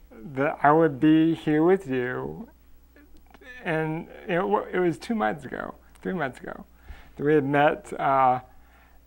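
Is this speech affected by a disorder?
Yes: cerebral palsy.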